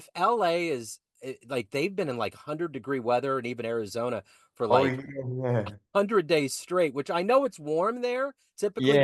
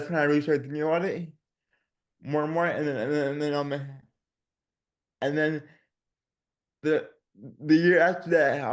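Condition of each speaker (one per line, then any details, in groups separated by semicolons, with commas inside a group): No condition
Dystonia; childhood onset, involuntary movements and muscle contractions; progressively worsening since childhood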